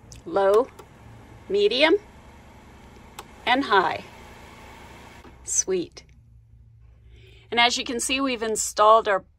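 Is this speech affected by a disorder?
No.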